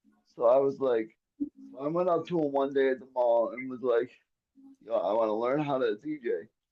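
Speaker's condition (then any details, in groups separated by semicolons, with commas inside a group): Cerebral palsy, quadriplegic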